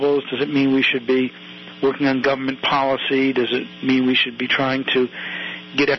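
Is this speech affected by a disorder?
No.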